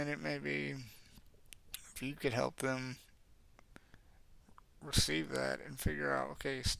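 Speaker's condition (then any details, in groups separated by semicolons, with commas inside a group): Cerebral palsy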